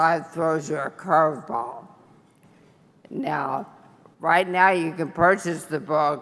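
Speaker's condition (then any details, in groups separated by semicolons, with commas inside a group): Brain injury; injury 20 years ago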